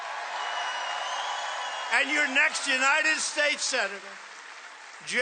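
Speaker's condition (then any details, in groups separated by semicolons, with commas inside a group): No condition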